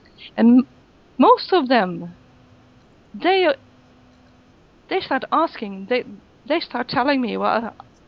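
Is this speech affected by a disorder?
Yes: stuttering; stutter with silent blocks, freezes, body movements and tics, major stuttering on oral presentations; stutters a lot in this recording, recording stress increases stutter; slow, clear, articulated speech, mostly fluent in English and Swedish, more stuttering in Dutch, German, French; here repeated words, prolonged sounds, blocks.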